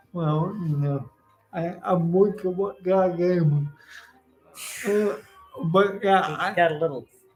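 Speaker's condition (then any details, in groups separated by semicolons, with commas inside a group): Cerebral palsy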